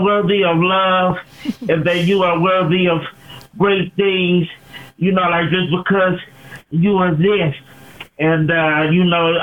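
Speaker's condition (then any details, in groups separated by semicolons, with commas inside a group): Cerebral palsy; performs from wheelchair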